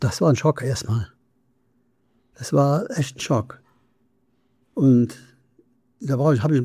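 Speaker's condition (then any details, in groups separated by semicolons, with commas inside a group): Parkinson's disease; deep brain stimulation: two brainstem electrodes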